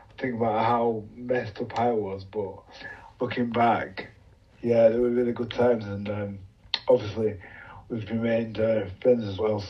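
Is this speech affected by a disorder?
Yes: motor neuron disease; first physiotherapist Amy Parkes, occupational therapist help with gadgetry.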